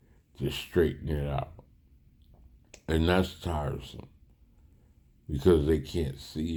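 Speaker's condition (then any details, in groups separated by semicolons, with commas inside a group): Slurred speech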